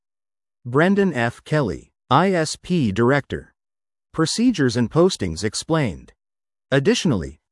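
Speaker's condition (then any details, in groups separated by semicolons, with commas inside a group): No condition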